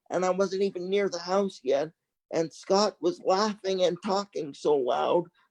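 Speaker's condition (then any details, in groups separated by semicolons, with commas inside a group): Cerebral palsy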